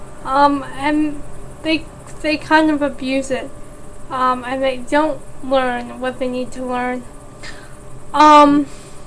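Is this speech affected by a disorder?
Yes: cerebral palsy.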